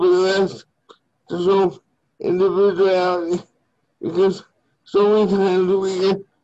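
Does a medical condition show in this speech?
Yes: cerebral palsy; limbs affected, cannot walk, wheelchair user; speech impairment, some listeners may not understand, hosts find speech clear.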